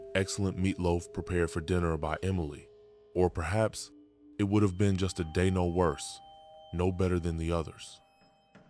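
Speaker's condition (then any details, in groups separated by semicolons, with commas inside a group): No condition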